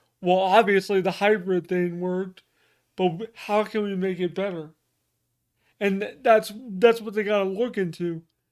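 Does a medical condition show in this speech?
Yes: cerebral palsy.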